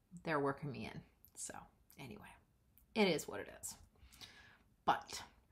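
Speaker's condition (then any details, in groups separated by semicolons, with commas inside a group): No condition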